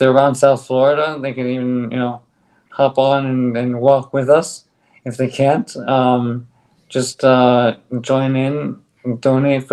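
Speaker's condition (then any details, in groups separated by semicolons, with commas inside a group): ALS; taking a drug; on drug, stronger bite, speaks better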